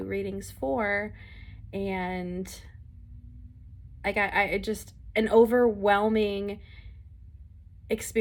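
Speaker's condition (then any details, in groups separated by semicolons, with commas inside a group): No condition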